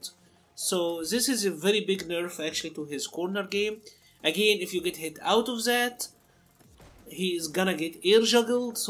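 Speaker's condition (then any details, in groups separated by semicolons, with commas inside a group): No condition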